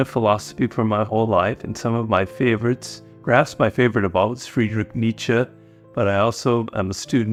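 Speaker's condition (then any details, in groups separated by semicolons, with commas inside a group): No condition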